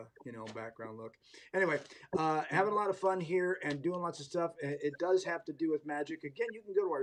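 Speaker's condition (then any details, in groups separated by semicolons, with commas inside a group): No condition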